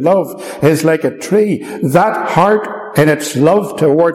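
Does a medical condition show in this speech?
No.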